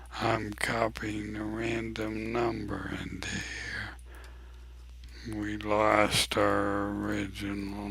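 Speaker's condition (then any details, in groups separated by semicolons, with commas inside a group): ALS; abnormally slow voice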